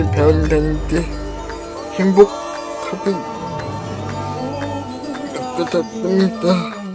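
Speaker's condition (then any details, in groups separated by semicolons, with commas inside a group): Cerebral palsy; brain lesion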